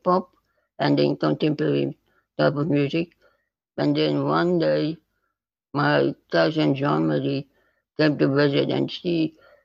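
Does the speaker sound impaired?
Yes: spinal muscular atrophy type 2; neuromuscular, loss of motor neurons, progressive muscle wasting, less progressive than type 1.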